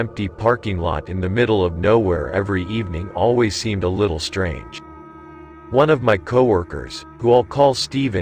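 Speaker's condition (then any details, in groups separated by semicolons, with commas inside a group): No condition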